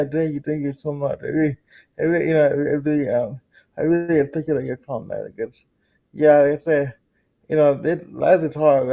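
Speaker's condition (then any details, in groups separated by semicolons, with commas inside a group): Cerebral palsy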